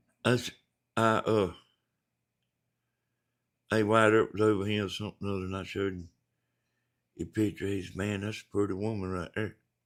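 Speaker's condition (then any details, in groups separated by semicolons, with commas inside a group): Brain bleed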